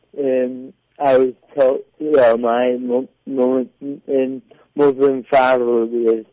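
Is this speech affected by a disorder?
Yes: cerebral palsy; diagnosed at birth, delayed developmental milestones, walked with walking frame, predicted lifelong electric wheelchair, prone to rounded shoulders; back muscle training straightened posture and brought shoulders back; predicted never to talk, parents paid for speech therapy.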